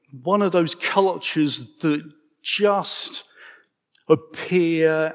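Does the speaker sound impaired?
Yes: stammer; man aged 55; stammer audible in speech; here prolonged sounds.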